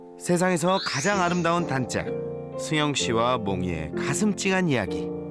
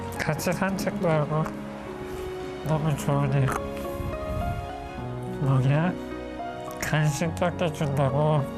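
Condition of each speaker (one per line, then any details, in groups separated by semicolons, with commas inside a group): No condition
ALS (Lou Gehrig's disease); whole-body paralysis, leg onset; 7 years since onset, bedbound, 24-hour care, intermittent respirator; breathing difficulty, eats in portions with respirator, short breath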